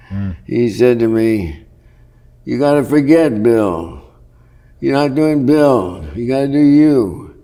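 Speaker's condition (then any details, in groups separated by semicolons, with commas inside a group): Parkinson's; worsening, often debilitating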